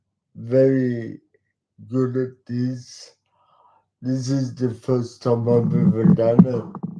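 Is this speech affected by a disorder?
Yes: cerebral palsy; talks slowly.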